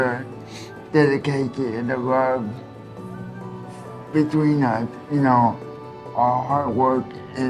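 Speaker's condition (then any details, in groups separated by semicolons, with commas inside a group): Cerebral palsy; verbal, can articulate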